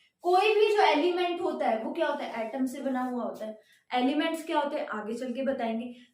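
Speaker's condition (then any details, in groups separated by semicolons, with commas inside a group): No condition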